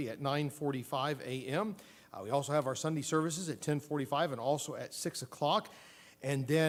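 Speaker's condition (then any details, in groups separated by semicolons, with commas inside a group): No condition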